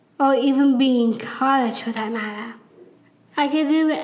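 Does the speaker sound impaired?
Yes: Down syndrome; congenital, extra chromosome, low muscle tone, could not speak or walk early in childhood, constant therapies; speaking among more difficult things, way of talking might seem weird.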